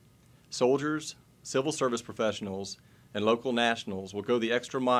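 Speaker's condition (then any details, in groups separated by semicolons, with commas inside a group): No condition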